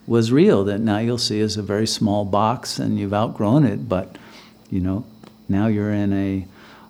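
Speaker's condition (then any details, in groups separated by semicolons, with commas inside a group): No condition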